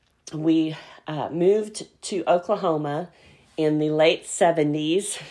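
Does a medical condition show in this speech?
Yes: cleft palate; congenital.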